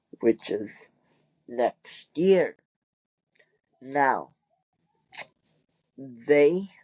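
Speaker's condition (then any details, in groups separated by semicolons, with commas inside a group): Cerebral palsy; wheelchair user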